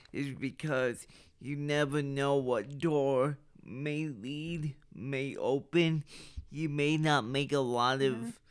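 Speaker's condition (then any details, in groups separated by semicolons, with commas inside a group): Cerebral palsy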